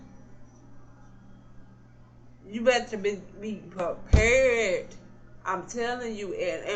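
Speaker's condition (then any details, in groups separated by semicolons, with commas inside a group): Cerebral palsy; not paralyzed, can stand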